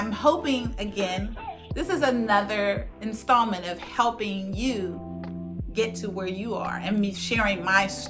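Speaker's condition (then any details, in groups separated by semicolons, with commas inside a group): No condition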